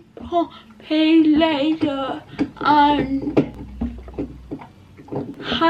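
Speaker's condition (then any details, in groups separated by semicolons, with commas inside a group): Cerebral palsy; not quadriplegic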